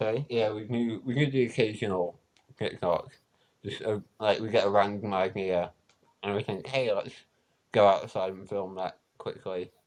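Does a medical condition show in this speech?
Yes: spinal muscular atrophy.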